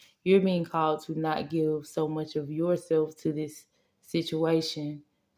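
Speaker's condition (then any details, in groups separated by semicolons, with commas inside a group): No condition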